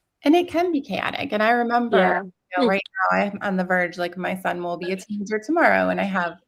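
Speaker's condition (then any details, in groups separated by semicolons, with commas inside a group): No condition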